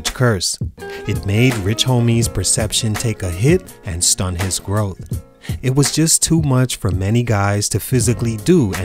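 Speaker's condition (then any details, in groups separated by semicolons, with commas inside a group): No condition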